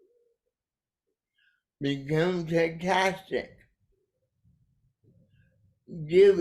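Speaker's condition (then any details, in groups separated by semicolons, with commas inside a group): Cerebral palsy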